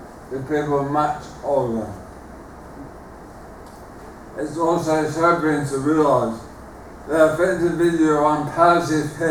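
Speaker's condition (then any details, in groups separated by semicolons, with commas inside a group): Motor neuron disease; terminal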